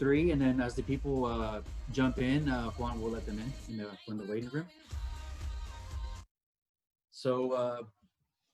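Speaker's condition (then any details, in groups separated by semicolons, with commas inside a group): No condition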